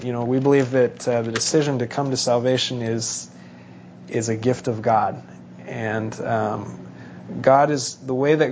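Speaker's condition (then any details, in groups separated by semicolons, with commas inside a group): No condition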